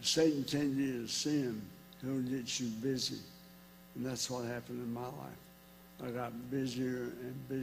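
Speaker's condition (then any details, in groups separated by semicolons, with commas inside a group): ALS; vocal cord difficulty for one to two years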